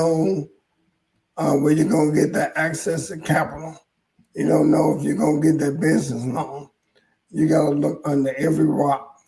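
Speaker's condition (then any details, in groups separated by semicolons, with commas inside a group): ALS; hoarse voice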